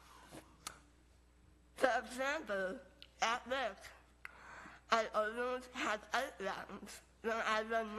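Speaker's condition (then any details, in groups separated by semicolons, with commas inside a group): Moebius syndrome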